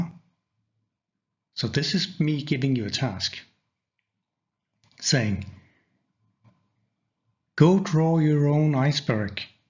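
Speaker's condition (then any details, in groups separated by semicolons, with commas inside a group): No condition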